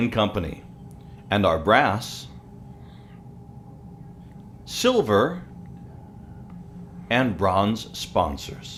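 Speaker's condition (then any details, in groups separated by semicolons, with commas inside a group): No condition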